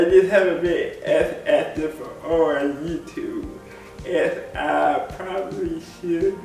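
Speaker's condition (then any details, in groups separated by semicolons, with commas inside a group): Cerebral palsy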